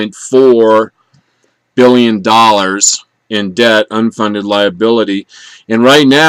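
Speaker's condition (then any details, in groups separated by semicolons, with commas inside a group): No condition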